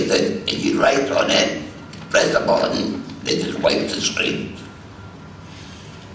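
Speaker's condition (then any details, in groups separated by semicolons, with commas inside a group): Voice box removed; laryngectomy, larynx removed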